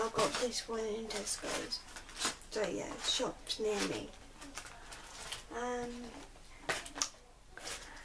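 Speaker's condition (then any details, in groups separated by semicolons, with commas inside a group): Cerebral palsy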